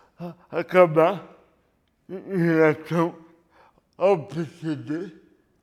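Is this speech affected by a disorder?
Yes: cerebral palsy.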